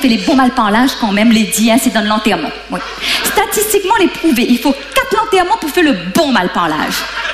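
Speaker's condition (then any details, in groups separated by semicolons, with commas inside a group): No condition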